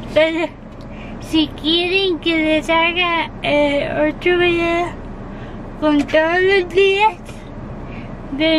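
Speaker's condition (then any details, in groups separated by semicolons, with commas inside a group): Cerebral palsy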